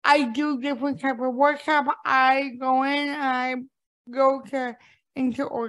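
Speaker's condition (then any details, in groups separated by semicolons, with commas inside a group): Cerebral palsy; impaired speech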